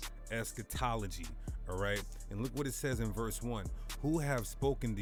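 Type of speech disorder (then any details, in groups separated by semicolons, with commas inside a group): None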